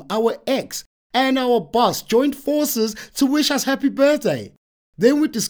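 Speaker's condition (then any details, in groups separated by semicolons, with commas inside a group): No condition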